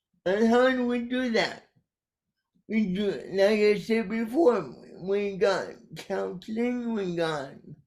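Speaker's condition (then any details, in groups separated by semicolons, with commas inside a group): Cerebral palsy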